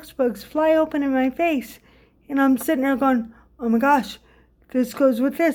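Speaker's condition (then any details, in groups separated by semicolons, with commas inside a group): Cerebral palsy; speech difficulty when emotional, breathlessness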